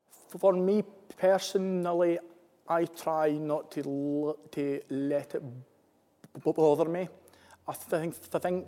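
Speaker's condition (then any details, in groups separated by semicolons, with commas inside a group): Stammer; stammer since at least young infantry recruit age, noticed by recruiting sergeant; stammer noticeable to listeners; repeated sounds, prolonged sounds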